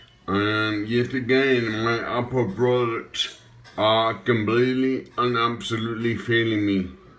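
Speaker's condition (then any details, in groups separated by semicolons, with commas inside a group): Acquired brain injury, ataxia; caused by head injury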